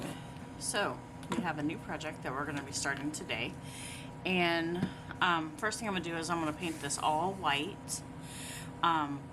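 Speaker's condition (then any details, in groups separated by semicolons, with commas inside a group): No condition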